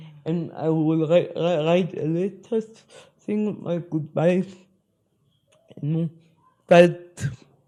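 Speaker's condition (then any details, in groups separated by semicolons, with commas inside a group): Spastic cerebral palsy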